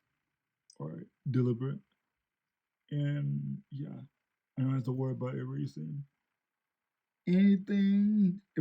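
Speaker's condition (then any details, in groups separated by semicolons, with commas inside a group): Cerebral palsy; since birth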